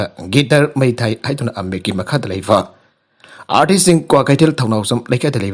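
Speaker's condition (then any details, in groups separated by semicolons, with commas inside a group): No condition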